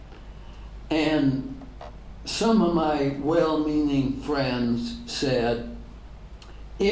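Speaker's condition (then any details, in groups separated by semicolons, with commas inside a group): ALS; degenerative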